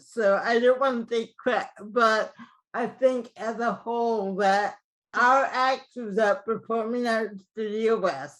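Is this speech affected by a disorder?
Yes: cerebral palsy, mild; mildly affected speech.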